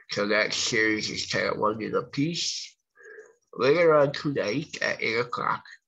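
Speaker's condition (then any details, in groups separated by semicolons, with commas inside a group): Cerebral palsy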